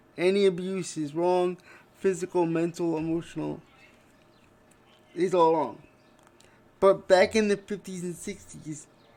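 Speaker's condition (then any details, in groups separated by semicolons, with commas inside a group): Cerebral palsy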